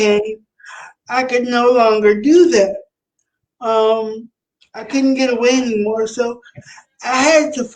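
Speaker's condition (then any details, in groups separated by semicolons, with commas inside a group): Cerebral palsy; sometimes cannot control tongue and speech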